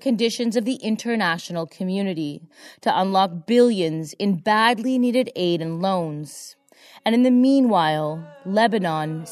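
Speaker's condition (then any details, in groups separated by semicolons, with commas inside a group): No condition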